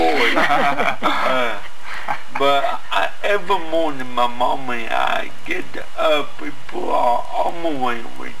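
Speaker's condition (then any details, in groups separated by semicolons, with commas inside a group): Cerebral palsy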